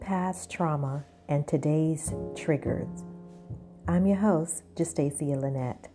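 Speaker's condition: No condition

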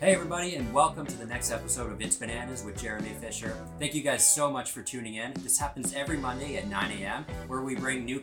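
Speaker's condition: No condition

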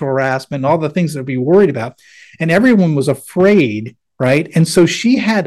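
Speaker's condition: No condition

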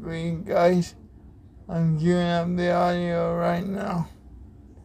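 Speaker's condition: Cerebral palsy

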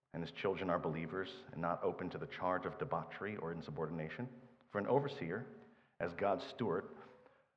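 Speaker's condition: No condition

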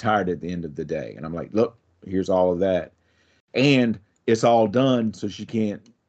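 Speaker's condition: No condition

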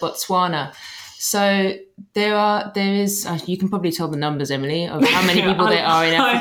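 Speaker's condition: No condition

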